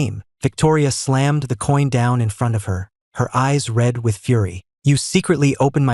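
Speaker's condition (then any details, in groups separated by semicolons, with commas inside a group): No condition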